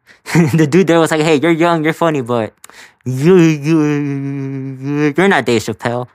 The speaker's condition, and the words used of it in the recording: Stuttering. Yeah. You have a stutter. So, but you don't. I mean, like you haven't stuttered once while we recorded. So you like you kind of control that shit now.